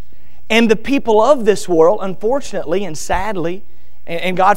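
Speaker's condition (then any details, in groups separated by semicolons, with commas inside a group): No condition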